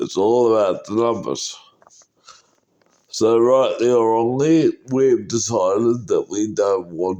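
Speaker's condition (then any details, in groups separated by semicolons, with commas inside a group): Cerebral palsy; uses wheelchair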